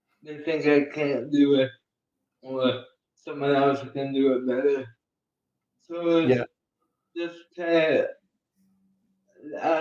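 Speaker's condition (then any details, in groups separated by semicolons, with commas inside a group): Cerebral palsy; uses one hand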